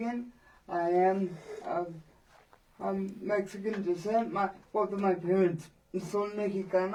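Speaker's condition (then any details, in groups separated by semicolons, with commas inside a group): Cerebral palsy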